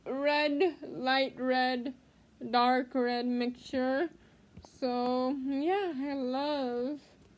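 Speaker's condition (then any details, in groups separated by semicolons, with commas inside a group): Cerebral palsy; spasticity, baclofen pump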